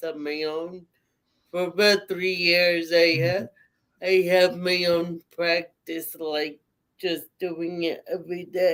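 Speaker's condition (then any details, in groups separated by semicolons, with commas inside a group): Cerebral palsy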